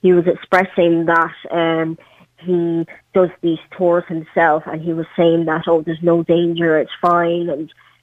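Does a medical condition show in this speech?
Yes: cleft palate; congenital, parental Chernobyl radiation, premature birth, over 20 surgeries, webbed legs, amputation, prosthetic limb since 12; all needed treatments received in Ireland, fully active.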